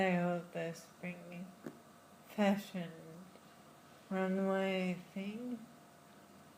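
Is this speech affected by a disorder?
Yes: Friedreich's ataxia; diagnosed in childhood.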